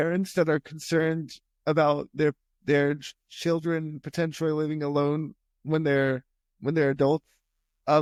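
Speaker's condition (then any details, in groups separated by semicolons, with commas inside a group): Spastic quadriplegic cerebral palsy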